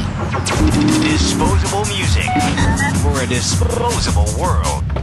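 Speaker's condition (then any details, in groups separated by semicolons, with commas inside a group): No condition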